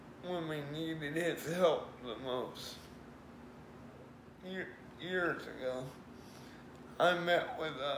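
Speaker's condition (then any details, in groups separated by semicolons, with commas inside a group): Cerebral palsy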